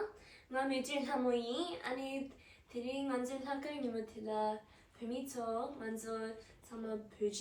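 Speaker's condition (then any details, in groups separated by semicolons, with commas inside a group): No condition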